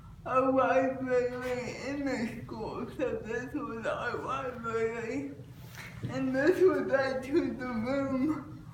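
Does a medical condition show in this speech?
Yes: cerebral palsy.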